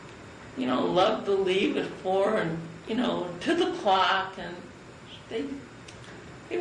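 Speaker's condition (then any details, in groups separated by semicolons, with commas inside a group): Cerebral palsy; from birth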